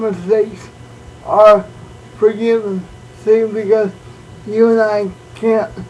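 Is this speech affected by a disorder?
Yes: cerebral palsy.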